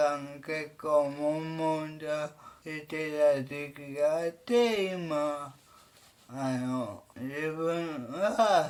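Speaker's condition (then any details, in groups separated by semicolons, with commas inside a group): Cerebral palsy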